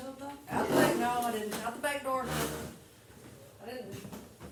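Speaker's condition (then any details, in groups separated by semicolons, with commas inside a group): No condition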